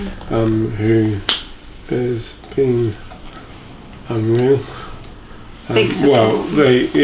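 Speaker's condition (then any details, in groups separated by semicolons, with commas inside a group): Motor neurone disease; speech deteriorated since diagnosis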